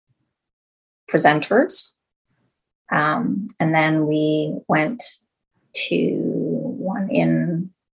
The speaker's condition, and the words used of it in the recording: Aphasia. And although my speech, I think, is fine, better now, I still can't write.